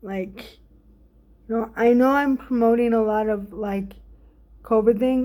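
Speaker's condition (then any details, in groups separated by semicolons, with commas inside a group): Cerebral palsy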